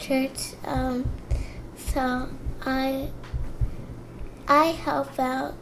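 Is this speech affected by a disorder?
Yes: cerebral palsy; finds reading own poetry aloud hard, cannot say it as intended.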